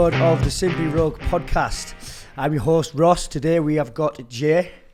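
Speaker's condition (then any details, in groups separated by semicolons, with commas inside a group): No condition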